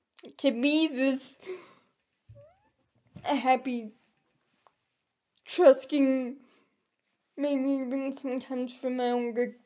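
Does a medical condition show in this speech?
Yes: cerebral palsy; able to articulate and speak.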